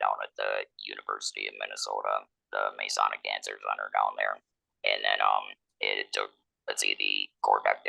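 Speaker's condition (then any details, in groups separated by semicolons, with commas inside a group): Laryngectomy, electrolarynx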